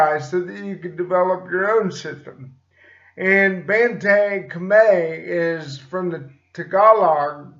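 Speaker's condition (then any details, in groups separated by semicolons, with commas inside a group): Cerebral palsy; slight speech impediment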